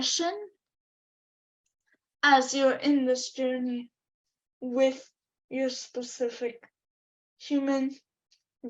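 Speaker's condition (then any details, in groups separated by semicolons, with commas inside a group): Cerebral palsy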